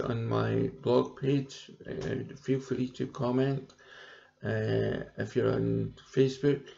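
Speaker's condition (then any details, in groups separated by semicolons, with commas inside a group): Cerebral palsy; present from birth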